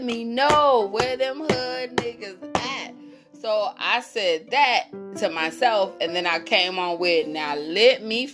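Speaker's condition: No condition

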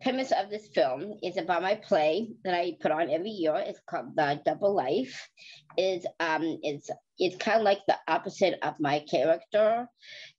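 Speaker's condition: Down syndrome; flat feet

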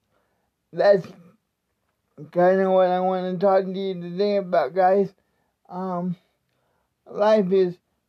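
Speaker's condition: Cerebral palsy; many physical tasks not possible; speech not affected by disability

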